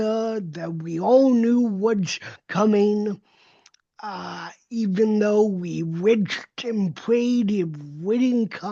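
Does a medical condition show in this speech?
Yes: cerebral palsy; uses walker and wheelchair.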